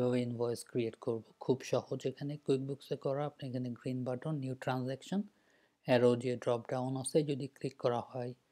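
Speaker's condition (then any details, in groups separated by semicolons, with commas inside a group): No condition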